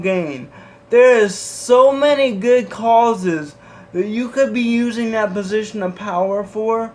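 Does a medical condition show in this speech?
Yes: cerebral palsy.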